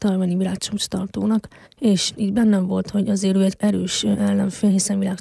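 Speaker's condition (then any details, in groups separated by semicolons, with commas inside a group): Hearing loss since infancy; congenital, found at age one, device with surgery at 2.5, eight ear operations until age ten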